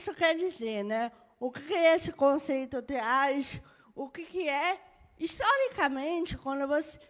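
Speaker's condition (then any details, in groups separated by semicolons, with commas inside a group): Cerebral palsy; birth brain injury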